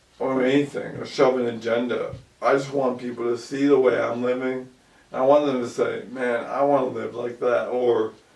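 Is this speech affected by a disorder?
Yes: ALS; about 2 years since onset.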